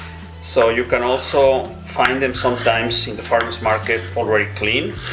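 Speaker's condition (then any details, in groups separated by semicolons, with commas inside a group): No condition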